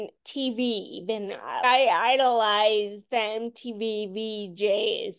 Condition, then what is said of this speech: Ataxia. The cadence and the slur started to get worse, and obviously, if you want to be on the radio or TV, you need to have a pretty clear voice.